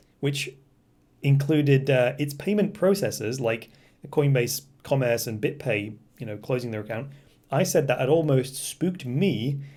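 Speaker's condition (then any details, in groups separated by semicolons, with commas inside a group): No condition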